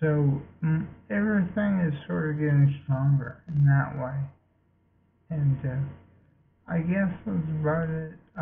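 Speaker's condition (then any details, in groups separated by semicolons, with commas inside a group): Multiple sclerosis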